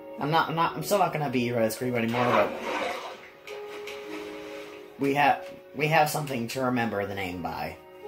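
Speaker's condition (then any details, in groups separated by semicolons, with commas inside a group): No condition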